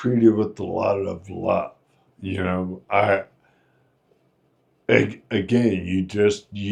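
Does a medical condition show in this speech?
Yes: Friedreich's ataxia.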